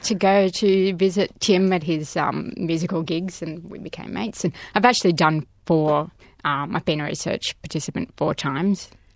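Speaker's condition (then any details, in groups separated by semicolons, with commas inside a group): Profound deafness, progressive hearing loss, cochlear implants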